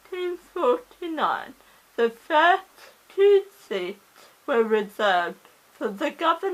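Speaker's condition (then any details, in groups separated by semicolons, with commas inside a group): Cerebral palsy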